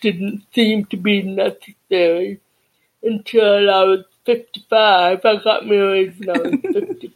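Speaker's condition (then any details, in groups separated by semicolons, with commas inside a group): Deafness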